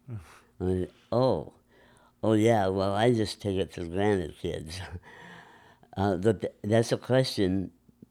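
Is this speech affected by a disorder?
Yes: enlarged tongue from vascular growth; vascular malformation of face and mouth, lower lip and lower mouth removed, tongue and throat surgeries, heavy radiation; malformation growing over years, 2 or 3 laser treatments to tongue and face, regrowth after months; harder swallowing, speech affected.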